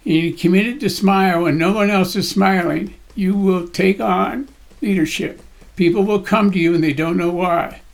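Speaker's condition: Parkinson's disease; voice shakes, body shakes

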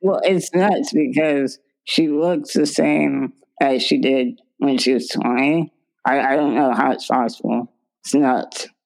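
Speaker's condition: Spinal muscular atrophy; weighs 44 pounds, started medication to stop worsening about two months ago

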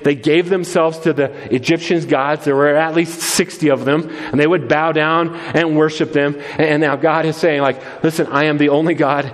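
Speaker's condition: No condition

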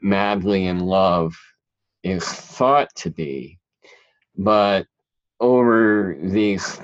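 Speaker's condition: Cleft palate; speech impediment still present, talked funny as a child

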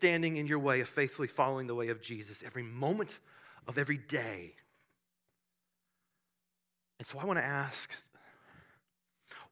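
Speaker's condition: No condition

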